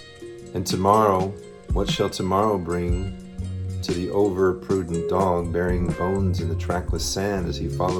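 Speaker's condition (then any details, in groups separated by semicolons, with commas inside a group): No condition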